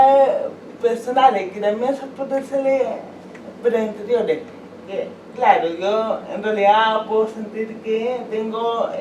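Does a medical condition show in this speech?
Yes: cerebral palsy.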